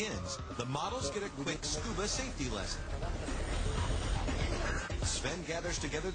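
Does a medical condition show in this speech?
No.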